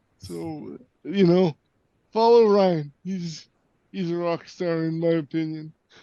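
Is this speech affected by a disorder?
Yes: cerebral palsy.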